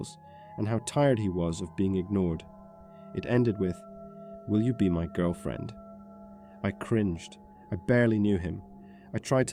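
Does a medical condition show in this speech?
No.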